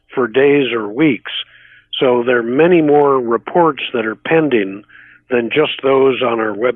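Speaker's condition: No condition

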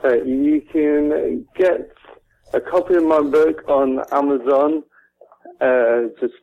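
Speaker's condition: Cerebral palsy; dead for 26 minutes at birth

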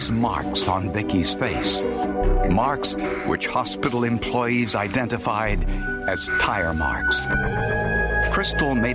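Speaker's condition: No condition

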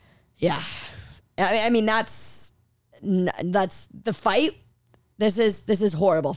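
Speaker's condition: Stutter; acquired stutter, began after stressful three-month reality show, not present before, linked to PTSD; mild, required therapy sessions ongoing, three so far; slight stutter, described as a baby bit of a stutter; prolonged sounds

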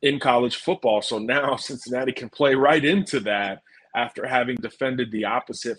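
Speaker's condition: No condition

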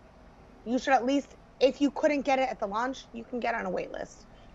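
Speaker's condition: No condition

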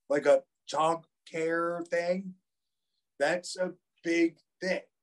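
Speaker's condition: Aphasia; aphasia after an accident, persistent, not expected to go away; words often don't come out when trying to speak

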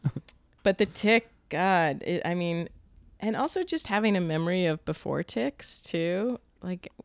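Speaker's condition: No condition

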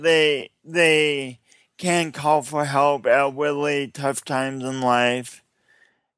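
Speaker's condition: Cerebral palsy; coordination difficulties

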